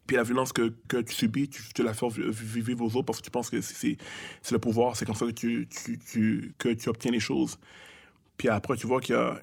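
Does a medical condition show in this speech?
Yes: stuttering; childhood-onset stuttering, thought autistic as young child, spoke Creole, English and French mixed, fluent when rapping since teens; stuttering noticeable during this interview, as he points out himself, audible repetitions; stutters in conversation, strings syllables together very fast without stopping or tripping; here repeated sounds, repeated words.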